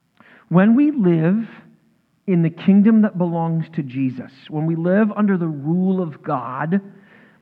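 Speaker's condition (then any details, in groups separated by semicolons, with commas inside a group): No condition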